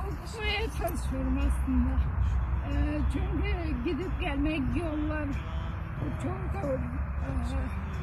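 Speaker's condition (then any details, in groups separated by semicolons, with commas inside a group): Friedreich's ataxia; needs helper to bathe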